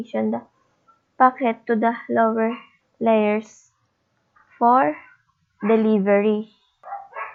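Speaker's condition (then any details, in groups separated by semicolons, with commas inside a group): No condition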